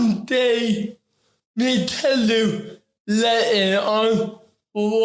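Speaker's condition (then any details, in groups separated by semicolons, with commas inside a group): Ataxic cerebral palsy; affects talking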